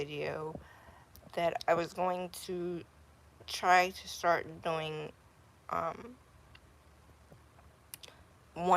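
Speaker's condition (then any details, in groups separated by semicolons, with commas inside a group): Cerebral palsy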